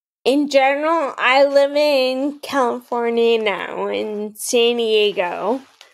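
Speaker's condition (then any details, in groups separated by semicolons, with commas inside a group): Friedreich's ataxia, mild; progressive neuromuscular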